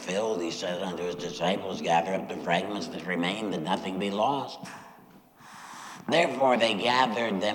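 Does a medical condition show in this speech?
Yes: laryngectomy after throat cancer; voice produced through throat prosthesis.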